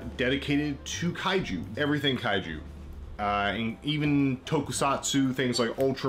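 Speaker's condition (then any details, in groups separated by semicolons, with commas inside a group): No condition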